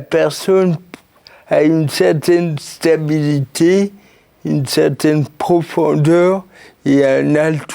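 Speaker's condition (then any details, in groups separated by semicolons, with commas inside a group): Cerebral palsy; since birth, birth injury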